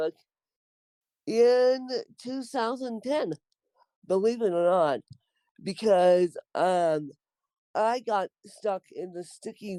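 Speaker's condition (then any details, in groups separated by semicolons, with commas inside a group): Cerebral palsy, mixed, moderate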